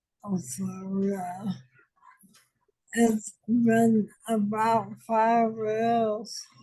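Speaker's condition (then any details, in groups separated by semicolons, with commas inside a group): ALS; diagnosed almost five years ago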